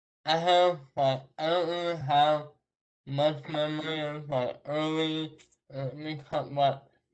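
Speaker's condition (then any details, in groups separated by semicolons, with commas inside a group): Traumatic brain injury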